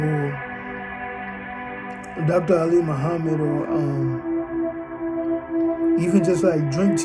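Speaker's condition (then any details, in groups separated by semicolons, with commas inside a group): Cerebral palsy, spastic diplegia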